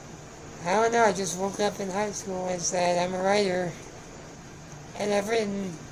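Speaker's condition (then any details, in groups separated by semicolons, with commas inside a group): Spinal muscular atrophy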